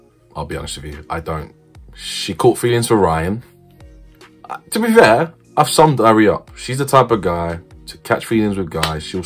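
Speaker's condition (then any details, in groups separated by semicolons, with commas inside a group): No condition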